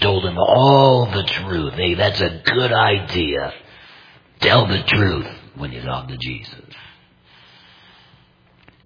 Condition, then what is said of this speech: Laryngectomy. But if you'll listen carefully, you won't have any problem hearing him.